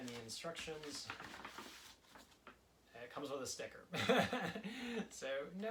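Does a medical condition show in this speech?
No.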